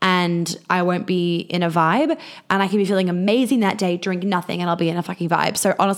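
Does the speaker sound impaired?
No.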